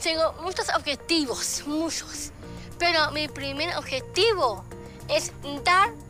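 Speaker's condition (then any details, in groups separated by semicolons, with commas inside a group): Down syndrome; very short limbs, small feet, hands and arms, short neck and torso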